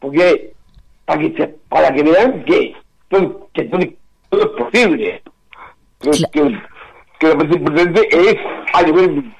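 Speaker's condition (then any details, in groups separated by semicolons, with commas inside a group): Down syndrome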